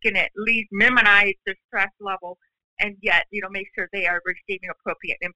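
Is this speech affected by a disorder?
Yes: profound deafness; profound hearing loss, uses hearing aid, communicates in sign language; video relay service (VRS) interpreter on phone, hearing aid connected via Bluetooth for calls; speaks for herself in own voice via voice carryover, interpreter signs host's words.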